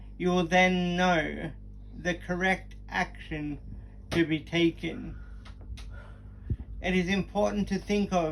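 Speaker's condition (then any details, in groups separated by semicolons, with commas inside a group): Cerebral palsy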